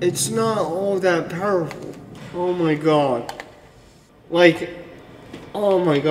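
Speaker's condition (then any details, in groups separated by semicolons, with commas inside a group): Cerebral palsy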